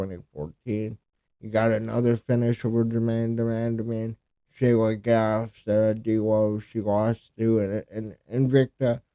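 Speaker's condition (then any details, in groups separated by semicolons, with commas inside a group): Cerebral palsy; speech affected by cerebral palsy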